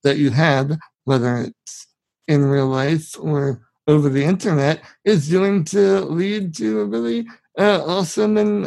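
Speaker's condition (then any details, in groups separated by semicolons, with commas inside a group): Spinal muscular atrophy, severe; subtitles provided for guest's speech in video version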